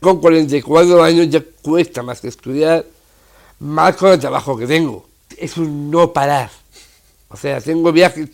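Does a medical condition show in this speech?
Yes: Down syndrome; congenital, age 44.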